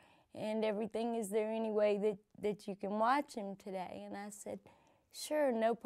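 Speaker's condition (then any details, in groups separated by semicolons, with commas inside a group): Cerebral palsy; from birth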